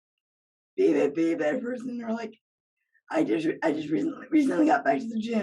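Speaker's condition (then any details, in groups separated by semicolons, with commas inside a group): Severe traumatic brain injury; severe, physical, cognitive and communicative effects; 15 years since injury; speech and communication affected, received speech therapy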